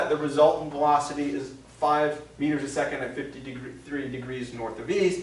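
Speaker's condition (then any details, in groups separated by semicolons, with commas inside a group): No condition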